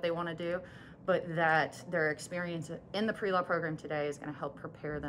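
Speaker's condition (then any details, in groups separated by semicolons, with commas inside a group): No condition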